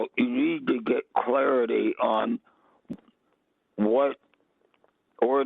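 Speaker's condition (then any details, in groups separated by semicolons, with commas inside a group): Vocal cord cancer; difficulty speaking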